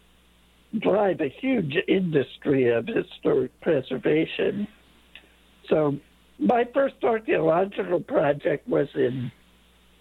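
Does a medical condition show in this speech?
Yes: late-onset Pompe disease; onset age 5-6, misdiagnosed as muscular dystrophy at 23 for 26 years.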